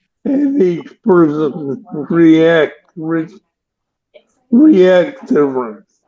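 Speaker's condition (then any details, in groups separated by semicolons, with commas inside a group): ALS; about 18 months since onset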